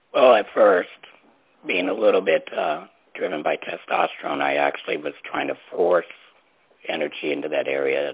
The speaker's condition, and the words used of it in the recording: Laryngectomy. You know, removing that from the area is, in so many ways, on different levels, through its own repair itself and learning how to talk differently and getting used to a different tone of voice was challenging enough.